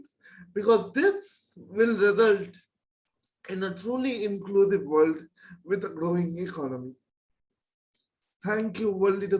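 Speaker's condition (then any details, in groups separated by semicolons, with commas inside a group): Cerebral palsy; present from birth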